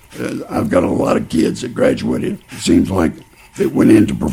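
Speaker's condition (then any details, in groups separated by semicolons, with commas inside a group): Laryngeal cancer; unable to eat or drink for past three years, all intake through feeding tube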